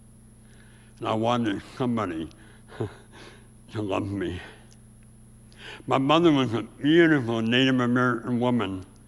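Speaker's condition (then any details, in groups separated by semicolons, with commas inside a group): Severe speech impediment; about age 84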